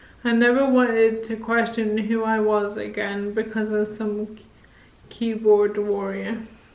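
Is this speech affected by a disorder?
Yes: motor neurone disease; onset in left hand.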